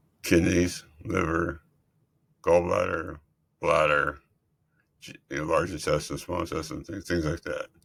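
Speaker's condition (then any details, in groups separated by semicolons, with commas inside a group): Multiple system atrophy; central hypoventilation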